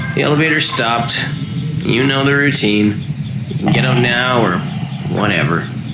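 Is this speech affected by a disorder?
No.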